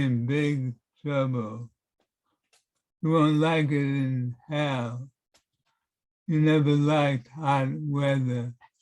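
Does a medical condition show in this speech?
Yes: Parkinson's; affects handwriting.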